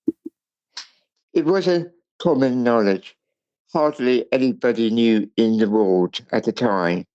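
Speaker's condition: Cerebral palsy; speech impairment

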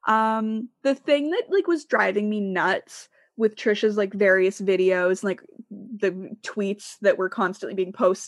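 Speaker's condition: No condition

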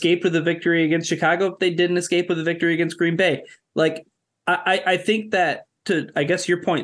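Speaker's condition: No condition

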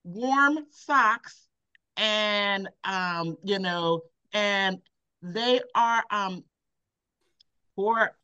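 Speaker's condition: Aphasia after stroke; comprehends well but cannot repeat, viewer describes speech as clear

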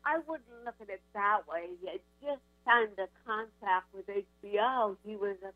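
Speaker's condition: Cerebral palsy; from infancy, diagnosed at UCLA, spinal cord surgery C1 to C7, titanium neck limits looking up; ongoing Botox for chronic pain, constant uncontrollable brain signals against spinal hardware

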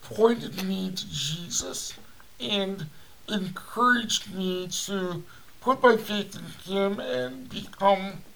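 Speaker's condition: Cerebral palsy; voice audibly affected

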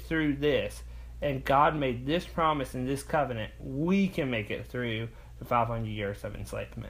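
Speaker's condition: No condition

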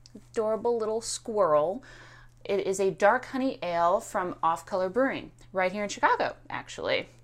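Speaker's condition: No condition

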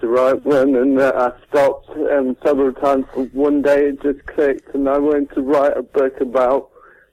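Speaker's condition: Cerebral palsy; present from birth

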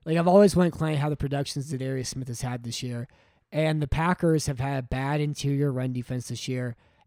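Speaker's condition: No condition

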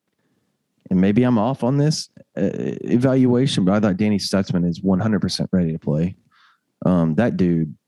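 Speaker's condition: No condition

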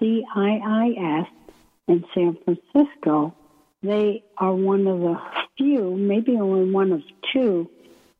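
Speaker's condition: ALS; first symptoms subtle in right foot, wheelchair user, Beezy board replaced standard transfer board; breathing muscles affected, hard to speak, may sound weak or hard to understand, paces speech, slowing, pausing

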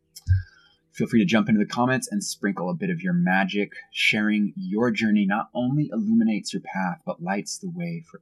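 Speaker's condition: No condition

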